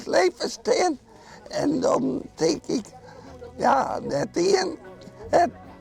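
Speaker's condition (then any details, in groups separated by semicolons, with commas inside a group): Acquired brain injury; serious accident at young age; rows twice weekly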